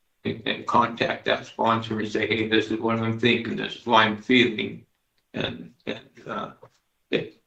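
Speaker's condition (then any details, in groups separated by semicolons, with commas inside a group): Parkinson's disease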